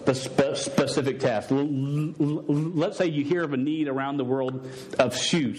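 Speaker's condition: Stuttering; once fought calling to teach because unable to talk; repeated sounds

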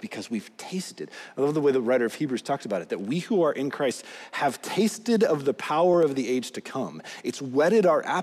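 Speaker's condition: No condition

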